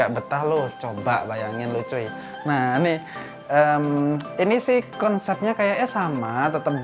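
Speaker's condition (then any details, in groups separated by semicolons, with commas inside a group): No condition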